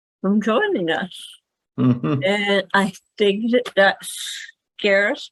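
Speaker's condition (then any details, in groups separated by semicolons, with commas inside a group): Cerebral palsy; speaks better than types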